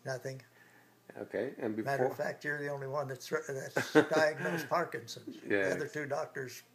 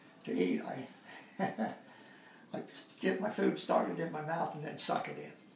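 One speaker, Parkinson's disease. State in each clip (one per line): One month after stem cell implant
Before stem cell implant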